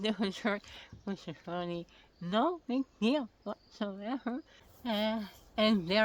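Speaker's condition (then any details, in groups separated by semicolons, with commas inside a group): Oral cancer; tracheostomy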